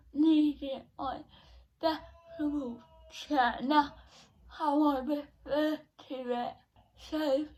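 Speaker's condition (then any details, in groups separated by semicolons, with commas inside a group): Cerebral palsy; not quadriplegic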